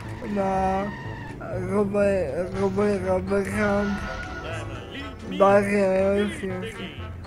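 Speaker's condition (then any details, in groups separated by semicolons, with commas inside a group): Cerebral palsy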